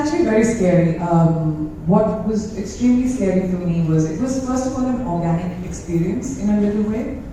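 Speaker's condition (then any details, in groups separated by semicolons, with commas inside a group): No condition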